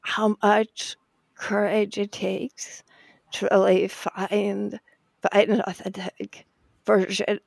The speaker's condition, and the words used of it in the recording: Spasmodic dysphonia. Speaking with the voice you have, even if it shakes, as the saying goes, is better than not.